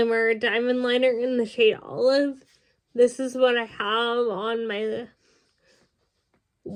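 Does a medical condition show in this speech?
Yes: cerebral palsy; congenital.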